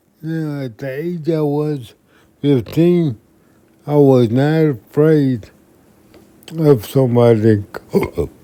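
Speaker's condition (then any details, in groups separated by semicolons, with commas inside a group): Multiple sclerosis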